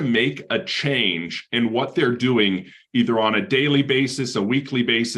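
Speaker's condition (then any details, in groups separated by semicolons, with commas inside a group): No condition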